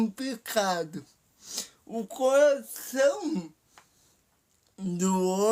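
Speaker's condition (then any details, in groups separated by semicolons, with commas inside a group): Paralysis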